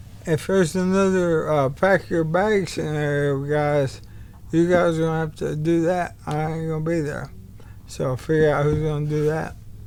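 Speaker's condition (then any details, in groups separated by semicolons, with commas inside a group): ALS; bulbar-upper onset, tongue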